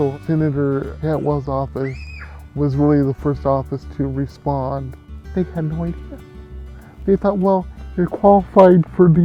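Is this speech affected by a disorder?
Yes: cerebral palsy; from birth.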